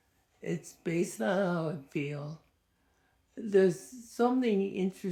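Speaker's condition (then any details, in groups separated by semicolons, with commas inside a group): ALS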